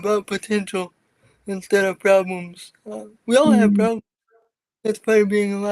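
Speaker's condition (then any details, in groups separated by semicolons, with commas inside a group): Cerebral palsy; from birth, wheelchair user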